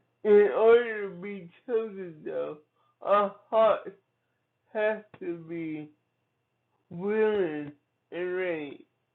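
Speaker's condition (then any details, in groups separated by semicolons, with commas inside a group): Cerebral palsy; from birth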